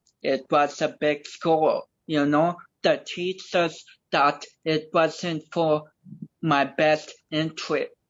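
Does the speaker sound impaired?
Yes: cerebral palsy; cause: slightly wrapped around neck, affects balance, speech, coordination, childhood walker, wheelchair, crutches, leg braces, helmet, frequent falls; age 31, free of helmet and braces.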